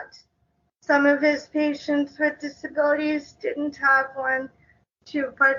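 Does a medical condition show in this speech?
Yes: cerebral palsy; congenital, prenatal car accident, uses wheelchair.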